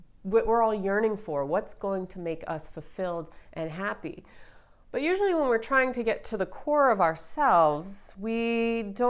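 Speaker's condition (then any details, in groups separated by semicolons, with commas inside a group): No condition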